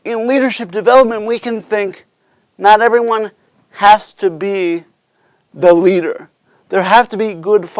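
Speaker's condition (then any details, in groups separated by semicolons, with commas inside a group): Cerebral palsy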